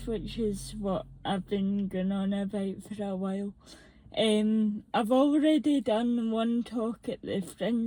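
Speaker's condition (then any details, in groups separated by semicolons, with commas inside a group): Cerebral palsy, mixed, moderate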